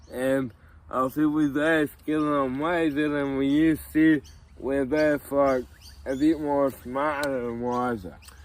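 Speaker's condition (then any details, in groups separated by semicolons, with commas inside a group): Cerebral palsy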